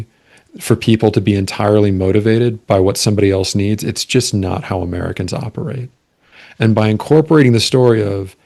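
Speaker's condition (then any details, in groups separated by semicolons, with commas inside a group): No condition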